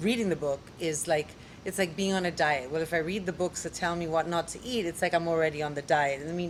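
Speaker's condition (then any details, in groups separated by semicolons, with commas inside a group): No condition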